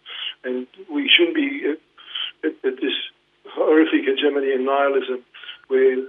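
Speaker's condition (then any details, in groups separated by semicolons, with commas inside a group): Parkinson's; diagnosed 2019, led to retirement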